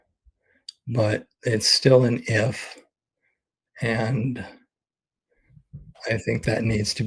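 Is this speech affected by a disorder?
Yes: ALS; expects to lose voice very soon.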